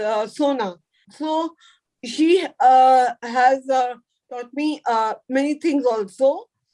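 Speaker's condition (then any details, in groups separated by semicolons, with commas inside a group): Cerebral palsy; from birth, floppy limbs, poor head control; could not talk as a child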